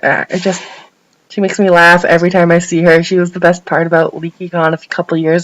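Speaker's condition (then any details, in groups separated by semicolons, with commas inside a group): No condition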